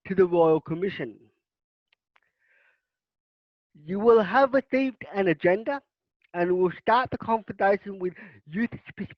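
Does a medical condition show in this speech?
Yes: cerebral palsy.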